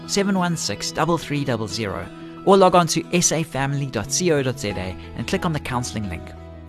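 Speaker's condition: No condition

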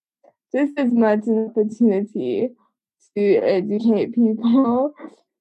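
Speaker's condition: Cerebral palsy; congenital, from birth, age 25

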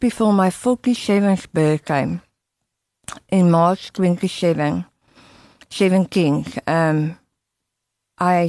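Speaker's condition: Tongue removal for cancer; two surgeries, 8-hour resection with skin graft free flap reconstruction, small back part left; relearned speaking from scratch with speech therapist, could not speak after surgery, remaining tongue enables swallowing

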